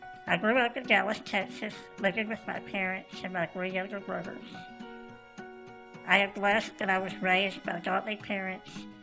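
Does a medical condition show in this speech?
Yes: Goldenhar syndrome, cleft palate; congenital, no right ear, lung or thumb, missing right jawbone, facial bones, cleft lip and palate; permanent tracheotomy placed after clip was filmed, prevents speaking for life.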